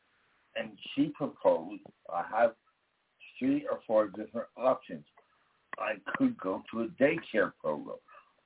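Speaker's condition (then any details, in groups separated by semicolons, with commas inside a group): Damaged vocal cord; about 40 years since injury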